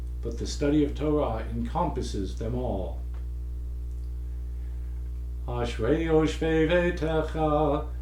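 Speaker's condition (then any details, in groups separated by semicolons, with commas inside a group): No condition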